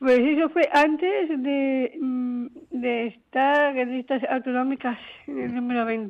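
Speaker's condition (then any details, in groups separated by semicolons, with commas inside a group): Down syndrome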